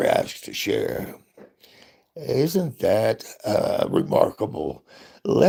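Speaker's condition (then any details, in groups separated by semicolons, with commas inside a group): Parkinson's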